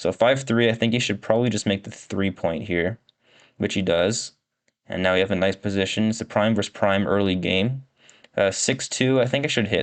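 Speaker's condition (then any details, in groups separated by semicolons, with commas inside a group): No condition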